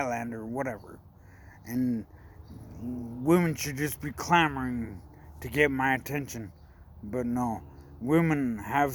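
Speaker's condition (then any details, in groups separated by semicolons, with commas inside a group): Brain injury; right-side head impact, left side spastic and uncoordinated, right milder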